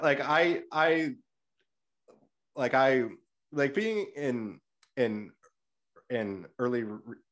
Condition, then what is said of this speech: Stuttering. I'm Indian, and I do have a stutter, as you can tell.